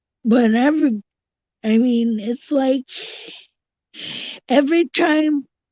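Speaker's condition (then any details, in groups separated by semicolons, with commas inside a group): Cerebral palsy; tracheotomy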